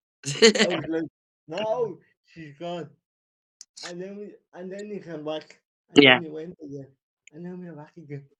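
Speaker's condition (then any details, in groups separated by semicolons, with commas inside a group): Cerebral palsy; wheelchair user since childhood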